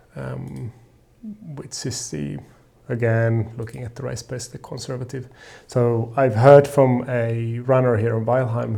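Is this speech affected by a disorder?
No.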